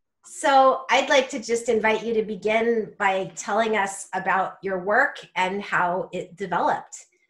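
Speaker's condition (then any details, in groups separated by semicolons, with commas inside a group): No condition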